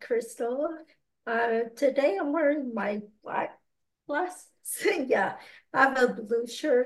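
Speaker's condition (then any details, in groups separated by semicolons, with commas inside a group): Aphasia and ataxia; progressive ataxia; currently doing well; cannot always pick out needed words, hard to clearly express ideas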